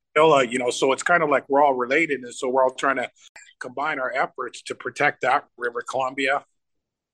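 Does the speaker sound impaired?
No.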